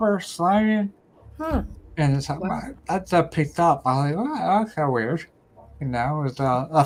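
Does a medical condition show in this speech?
Yes: ataxia; may slur speech, may sound drunk.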